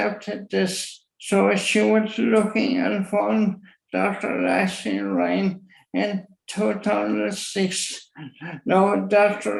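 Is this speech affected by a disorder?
Yes: motor neuron disease.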